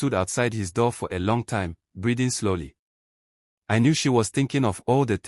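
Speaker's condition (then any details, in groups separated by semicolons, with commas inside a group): No condition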